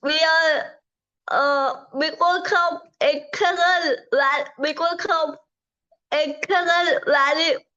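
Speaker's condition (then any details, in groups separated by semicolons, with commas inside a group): Cerebral palsy; from birth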